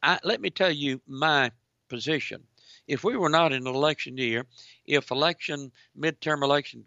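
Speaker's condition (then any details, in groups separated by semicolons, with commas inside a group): No condition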